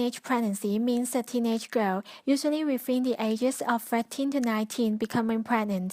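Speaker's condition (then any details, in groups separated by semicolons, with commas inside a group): No condition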